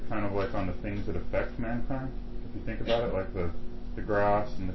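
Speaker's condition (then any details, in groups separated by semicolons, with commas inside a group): No condition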